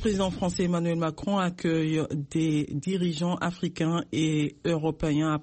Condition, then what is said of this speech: No condition.